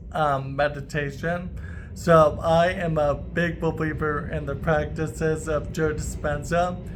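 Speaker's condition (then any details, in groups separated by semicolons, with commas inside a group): ALS; left leg affected, voice affected; diagnosed three years ago, symptoms 3 years 4 months, alternative treatment; voice affected, worse under stress, chronic cough, improved with treatment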